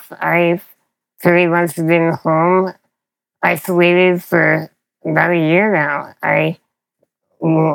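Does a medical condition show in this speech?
Yes: spinal muscular atrophy; progressive, frequent childhood illness turning into pneumonia, over 100 hospital days in one year.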